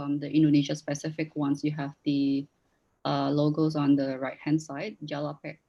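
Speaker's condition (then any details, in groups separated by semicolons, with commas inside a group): No condition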